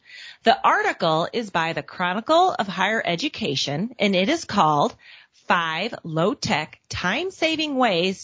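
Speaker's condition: No condition

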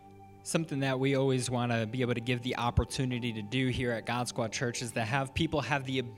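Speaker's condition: No condition

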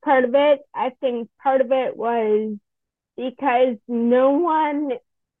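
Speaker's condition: Friedreich's ataxia; rare genetic progressive neuromuscular disease

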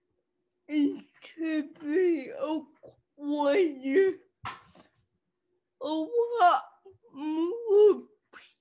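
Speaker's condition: Cerebral palsy; cerebral palsy since childhood

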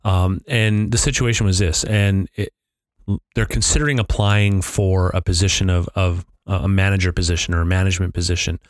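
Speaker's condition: No condition

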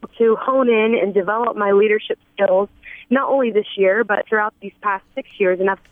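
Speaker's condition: No condition

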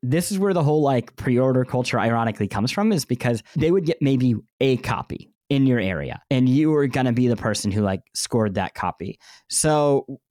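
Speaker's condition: Cleft lip and palate; bandaged

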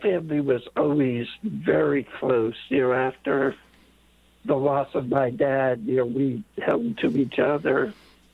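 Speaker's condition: Late-onset Pompe disease; infusion treatment

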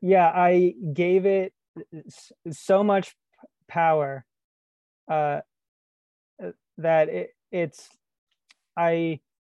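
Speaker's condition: Stuttering; man aged 23, long history of avoiding communication; discloses stutter openly, working on reducing avoidance; difficult to communicate fluently, rarely fluent even after disclosing stutter; repeated sounds, blocks

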